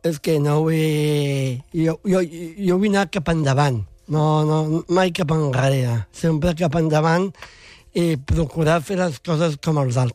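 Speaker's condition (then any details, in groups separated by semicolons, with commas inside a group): Down syndrome; congenital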